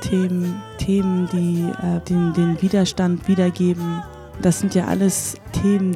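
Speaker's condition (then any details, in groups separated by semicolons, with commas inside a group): No condition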